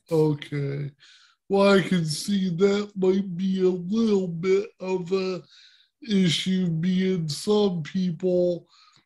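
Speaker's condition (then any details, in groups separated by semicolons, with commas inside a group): Cerebral palsy; speech impairment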